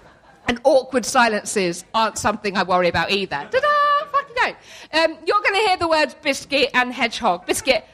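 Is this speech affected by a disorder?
Yes: Tourette's syndrome; neurological condition, involuntary movements and noises (tics), support worker helps during severe episodes; tics intensify several times a day, seizure-like episodes with loss of body control; sausage, hedgehog, obscene phrases, episodes of total speech control loss.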